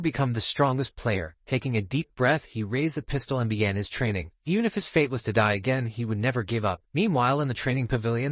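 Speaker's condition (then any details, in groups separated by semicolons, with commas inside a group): No condition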